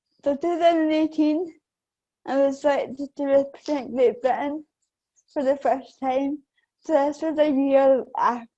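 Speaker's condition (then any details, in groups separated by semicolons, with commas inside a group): Cerebral palsy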